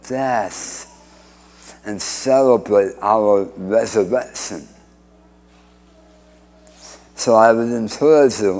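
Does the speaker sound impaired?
Yes: speech impediment after cancer surgery; speech impediment from reconstructed tongue tied to mouth floor, no speech with tracheostomy after surgery.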